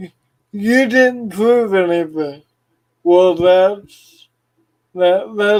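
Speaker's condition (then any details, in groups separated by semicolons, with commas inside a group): Cerebral palsy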